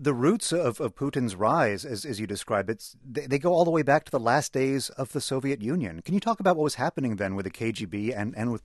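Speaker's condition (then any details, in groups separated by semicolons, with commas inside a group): No condition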